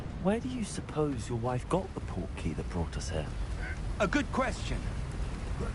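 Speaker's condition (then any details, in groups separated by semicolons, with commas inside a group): No condition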